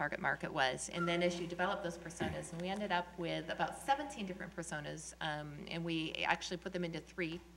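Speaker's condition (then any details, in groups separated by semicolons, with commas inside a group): No condition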